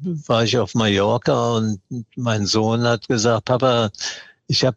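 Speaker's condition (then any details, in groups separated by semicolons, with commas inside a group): Parkinson's disease; once put down to stage fright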